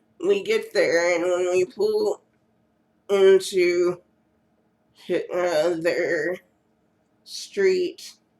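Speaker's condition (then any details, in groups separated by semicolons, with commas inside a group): Cerebral palsy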